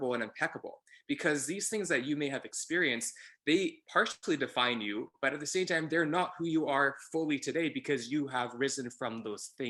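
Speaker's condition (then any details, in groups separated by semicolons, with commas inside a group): No condition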